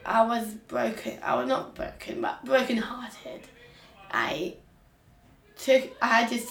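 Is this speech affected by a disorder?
Yes: Down syndrome; Down syndrome since birth.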